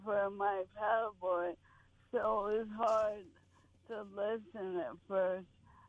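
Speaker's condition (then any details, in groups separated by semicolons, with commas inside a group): ALS; no longer writing poems or revising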